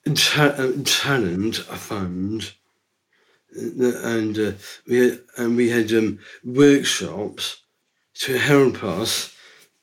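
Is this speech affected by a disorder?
Yes: Down syndrome; three copies of chromosome 21.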